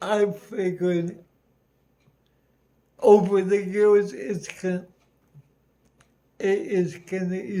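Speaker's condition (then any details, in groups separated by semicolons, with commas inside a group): Cerebral palsy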